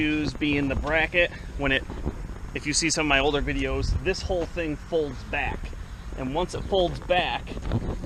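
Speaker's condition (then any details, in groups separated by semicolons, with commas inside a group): No condition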